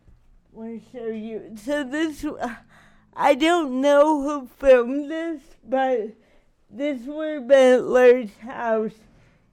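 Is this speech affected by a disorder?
Yes: cerebral palsy; lack of muscle control and spasticity.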